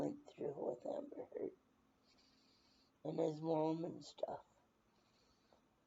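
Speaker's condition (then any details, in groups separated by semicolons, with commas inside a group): Brain injury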